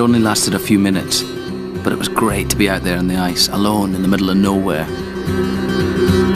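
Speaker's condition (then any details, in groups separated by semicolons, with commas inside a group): No condition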